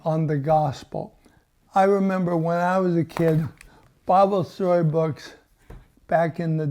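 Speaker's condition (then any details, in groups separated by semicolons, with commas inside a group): ALS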